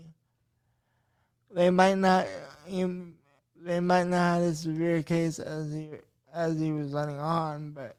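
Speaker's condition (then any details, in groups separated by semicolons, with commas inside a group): Cerebral palsy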